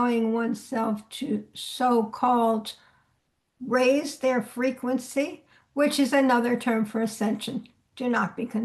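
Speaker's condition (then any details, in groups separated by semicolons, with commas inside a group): No condition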